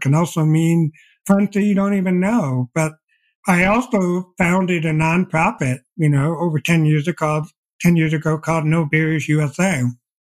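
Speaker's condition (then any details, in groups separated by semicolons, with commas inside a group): Deafblindness; progressive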